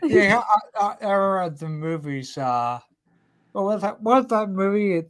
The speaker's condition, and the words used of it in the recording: Ataxia. And so I tell people that on my show, I learned now that I tend to slur a bit.